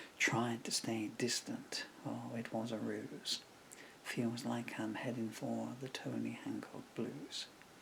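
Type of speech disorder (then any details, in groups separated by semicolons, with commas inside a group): Bulbar dysarthria; progressive bulbar palsy (MND)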